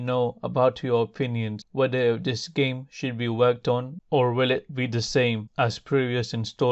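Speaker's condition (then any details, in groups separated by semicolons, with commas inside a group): No condition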